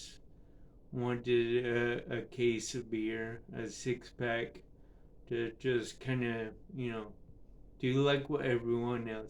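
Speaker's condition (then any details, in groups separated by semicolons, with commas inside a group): Cerebral palsy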